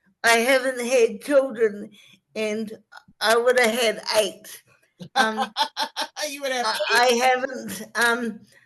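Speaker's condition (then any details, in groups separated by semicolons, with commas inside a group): Cerebral palsy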